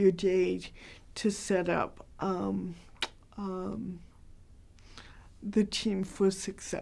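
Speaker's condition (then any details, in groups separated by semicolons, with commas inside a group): Cerebral palsy, mild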